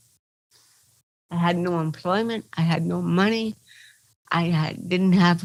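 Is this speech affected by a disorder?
Yes: cerebral palsy; from birth, titanium neck.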